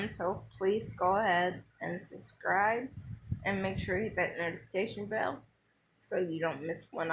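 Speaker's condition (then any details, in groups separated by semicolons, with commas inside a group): Cerebral palsy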